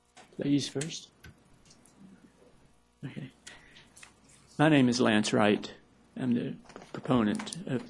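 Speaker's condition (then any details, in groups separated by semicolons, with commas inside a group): Parkinson's; may stumble over words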